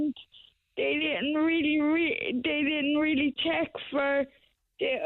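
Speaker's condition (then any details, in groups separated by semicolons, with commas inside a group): Cerebral palsy; wheelchair user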